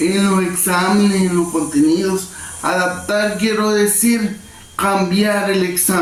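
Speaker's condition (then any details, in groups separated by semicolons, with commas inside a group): Cerebral palsy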